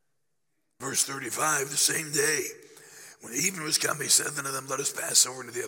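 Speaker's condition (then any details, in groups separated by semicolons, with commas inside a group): Laryngeal cancer after radiation; still affected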